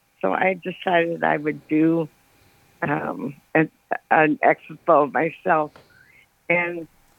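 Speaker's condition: Parkinson's; recent onset

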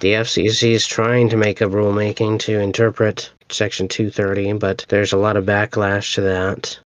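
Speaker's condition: No condition

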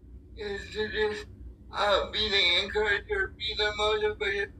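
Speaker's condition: Cerebral palsy; physically challenged

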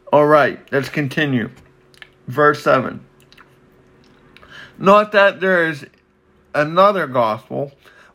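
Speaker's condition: Cerebral palsy

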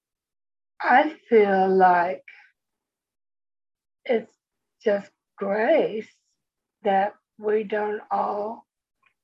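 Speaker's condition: Speech impediment; speech impediment after stroke

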